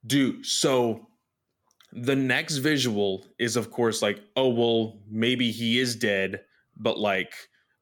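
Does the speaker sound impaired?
No.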